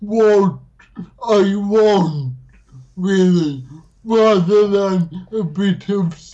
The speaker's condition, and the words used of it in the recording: Dysarthria. And it sounds like you have a little bit of a speech accent thing going on?